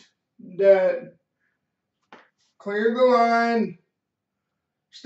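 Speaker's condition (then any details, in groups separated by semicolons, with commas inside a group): Cerebral palsy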